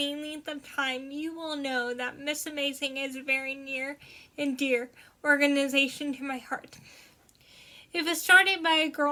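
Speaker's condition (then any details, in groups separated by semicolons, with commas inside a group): Cerebral palsy; spasticity in hands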